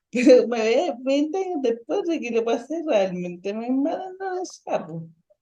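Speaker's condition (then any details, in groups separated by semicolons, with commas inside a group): Ataxic cerebral palsy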